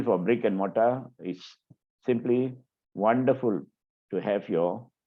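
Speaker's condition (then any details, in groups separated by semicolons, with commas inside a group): No condition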